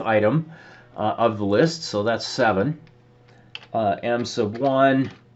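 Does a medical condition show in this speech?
No.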